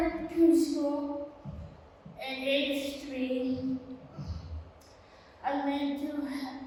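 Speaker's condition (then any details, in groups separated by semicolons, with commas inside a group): Spastic quadriplegic cerebral palsy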